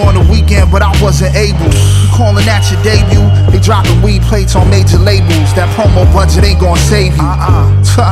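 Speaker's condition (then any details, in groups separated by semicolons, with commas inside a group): No condition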